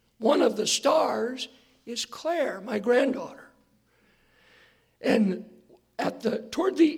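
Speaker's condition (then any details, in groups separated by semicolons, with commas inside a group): Hoarseness after vocal cord surgery; hoarse voice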